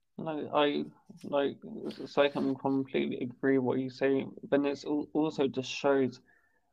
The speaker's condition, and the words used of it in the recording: Stuttering. Sometimes it may not work, that new vocab, and it may sound completely different.